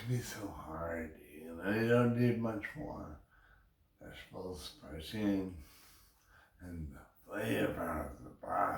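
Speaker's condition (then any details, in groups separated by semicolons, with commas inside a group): Brain injury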